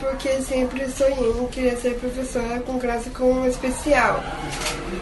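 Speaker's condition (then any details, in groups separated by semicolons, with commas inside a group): Down syndrome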